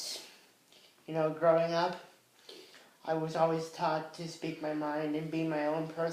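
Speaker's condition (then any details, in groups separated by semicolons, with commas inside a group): Cerebral palsy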